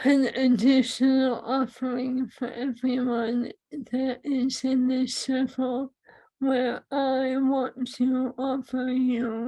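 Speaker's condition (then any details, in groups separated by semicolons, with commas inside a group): ALS; swallowing lost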